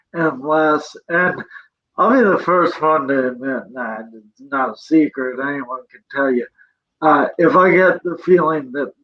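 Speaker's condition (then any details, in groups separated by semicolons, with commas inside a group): Cerebral palsy; present from birth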